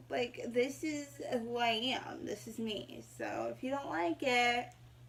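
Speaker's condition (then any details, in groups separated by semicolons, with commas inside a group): Mild cerebral palsy; mild, walks without aids, had surgery; mild, no longer uses cane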